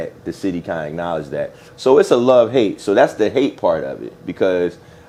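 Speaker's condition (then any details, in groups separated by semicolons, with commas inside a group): No condition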